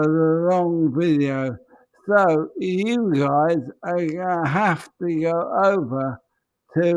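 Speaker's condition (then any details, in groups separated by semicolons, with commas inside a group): ALS; voice may sound peculiar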